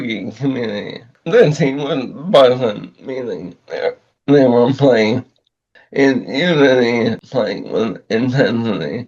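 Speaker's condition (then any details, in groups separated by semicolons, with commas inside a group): ALS; about two years since onset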